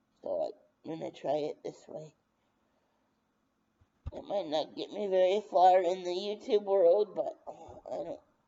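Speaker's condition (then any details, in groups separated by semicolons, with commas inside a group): Brain injury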